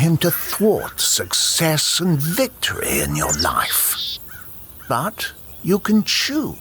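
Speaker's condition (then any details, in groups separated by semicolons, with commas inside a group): No condition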